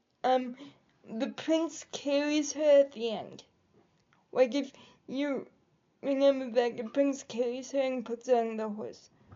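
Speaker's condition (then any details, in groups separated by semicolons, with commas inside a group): Cerebral palsy; able to articulate and speak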